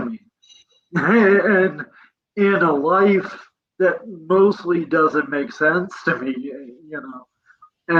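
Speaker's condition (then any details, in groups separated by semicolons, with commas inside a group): Cerebral palsy; present from birth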